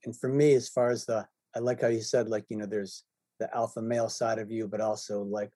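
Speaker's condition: No condition

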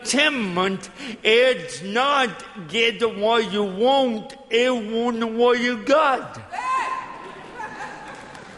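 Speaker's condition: Cerebral palsy; age 42

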